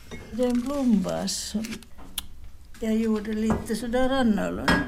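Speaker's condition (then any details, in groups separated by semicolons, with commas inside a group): Parkinson's disease; slightly shaky, very clumsy fumbling hands; hands too clumsy for fine ceramic work, makes only small bowls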